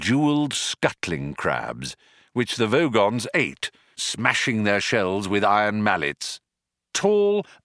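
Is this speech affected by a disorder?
No.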